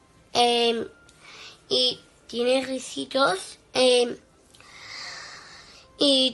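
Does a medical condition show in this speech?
Yes: Down syndrome; present from birth; school-age child; hesitant, frequent fillers, some word substitutions and repetitions.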